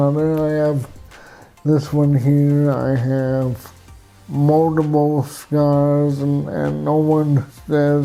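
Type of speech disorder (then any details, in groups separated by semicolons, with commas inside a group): Dysarthria; cerebral palsy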